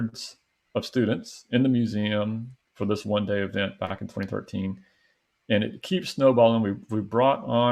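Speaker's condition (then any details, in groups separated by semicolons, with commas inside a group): No condition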